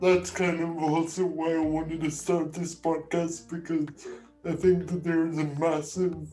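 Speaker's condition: Cerebral palsy; spastic quadriplegic type

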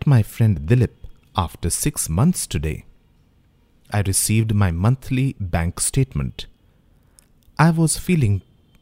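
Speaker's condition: No condition

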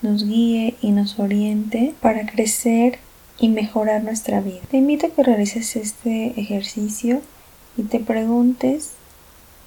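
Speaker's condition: No condition

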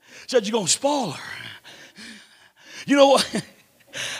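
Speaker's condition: No condition

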